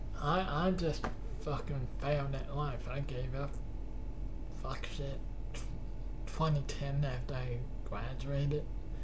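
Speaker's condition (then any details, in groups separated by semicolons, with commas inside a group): Cerebral palsy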